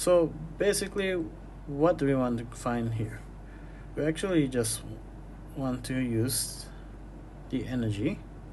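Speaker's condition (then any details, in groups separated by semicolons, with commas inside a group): No condition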